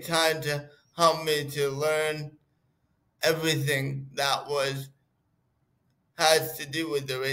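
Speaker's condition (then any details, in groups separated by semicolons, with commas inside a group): Cerebral palsy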